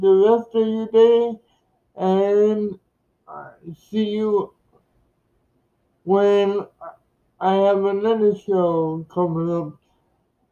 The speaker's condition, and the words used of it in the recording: Cerebral palsy. A lot of people might notice that I talk not normal.